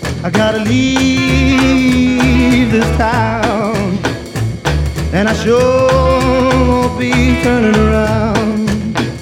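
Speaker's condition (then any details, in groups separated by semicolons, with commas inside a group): No condition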